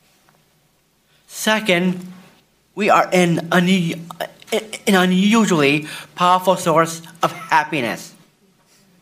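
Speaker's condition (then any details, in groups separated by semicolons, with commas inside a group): Down syndrome; extra chromosome, from birth; adult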